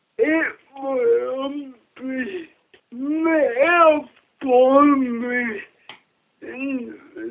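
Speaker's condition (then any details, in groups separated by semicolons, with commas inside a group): Cerebral palsy; friend Judy interprets and repeats her answers for listeners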